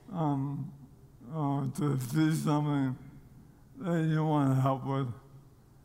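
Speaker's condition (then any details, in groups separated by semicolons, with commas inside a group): ALS; progressive, continuing to lose abilities, physically changed, seen crawling on stage, fears last public speech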